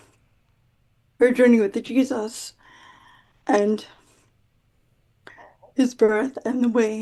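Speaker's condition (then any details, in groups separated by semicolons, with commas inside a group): Quadriplegic cerebral palsy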